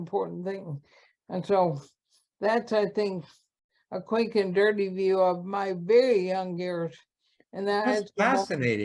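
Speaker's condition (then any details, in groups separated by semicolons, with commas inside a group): ALS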